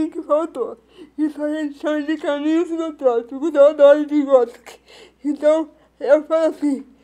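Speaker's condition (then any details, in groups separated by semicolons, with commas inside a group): Cerebral palsy; spasticity, premature birth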